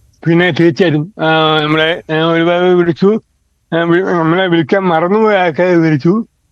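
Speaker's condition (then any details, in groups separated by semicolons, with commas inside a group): Cerebral palsy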